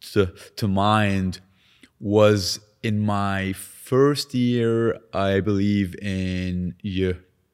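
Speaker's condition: Stutter; lifelong severe stutter, resulting severe social anxiety, public speaking and meditation against fear since 5 years; still stutters, states stutter openly to listeners; severe speech impediment lifelong, avoided speaking growing up in Lebanon, chose silence against negative reactions; prolonged sounds

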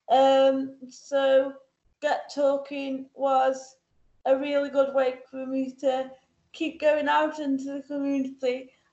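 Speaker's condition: Cerebral palsy; full-time wheelchair user

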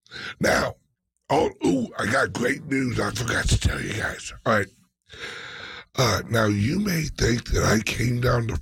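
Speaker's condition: Speech impediment, mild; slight speech impediment

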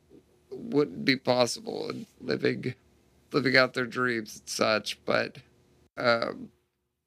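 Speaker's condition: Duchenne muscular dystrophy; stem cell therapy study begun about 12 to 13 years ago

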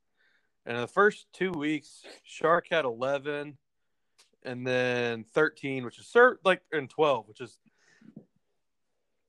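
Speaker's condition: No condition

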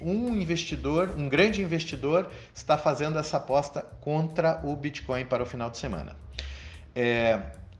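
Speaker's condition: No condition

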